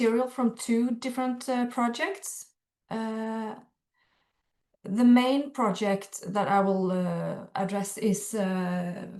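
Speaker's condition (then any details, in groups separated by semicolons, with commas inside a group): No condition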